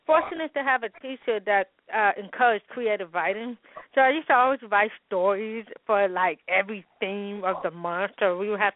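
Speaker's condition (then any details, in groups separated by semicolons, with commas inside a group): Hearing loss with speech impediment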